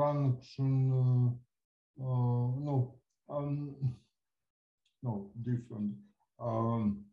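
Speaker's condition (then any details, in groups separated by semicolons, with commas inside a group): Cerebral palsy; from birth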